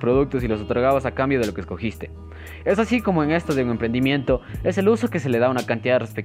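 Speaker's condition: No condition

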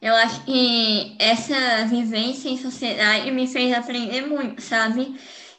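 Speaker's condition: Cleft lip and palate; long speech therapy

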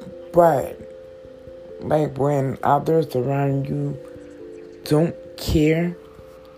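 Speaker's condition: Stroke with stutter; stutter now

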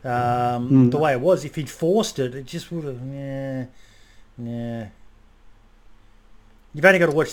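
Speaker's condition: No condition

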